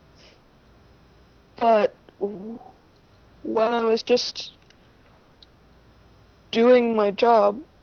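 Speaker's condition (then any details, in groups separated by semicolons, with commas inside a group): Stuttering; familial stuttering, oldest and youngest maternal uncles stutter, possibly a great uncle, very little therapy around age six; stutter noticeable to listeners, self-revealing; blocks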